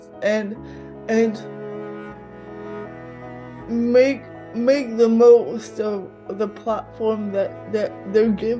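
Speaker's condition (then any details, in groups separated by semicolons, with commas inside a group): Cerebral palsy, mild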